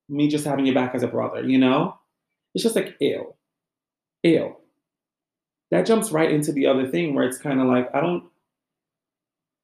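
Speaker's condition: No condition

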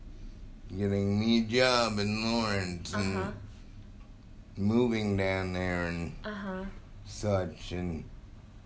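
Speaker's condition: Cerebral palsy; difficulty self-propelling manual wheelchair

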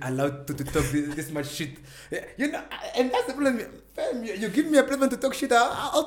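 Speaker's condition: Stuttering; stutters when talking, listeners may mistake stutter for broken mic; repeated sounds

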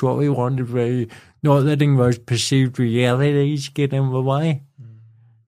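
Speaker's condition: Cerebral palsy; speech impediment

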